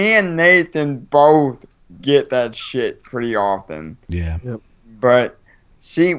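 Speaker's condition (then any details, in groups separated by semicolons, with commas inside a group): Cerebral palsy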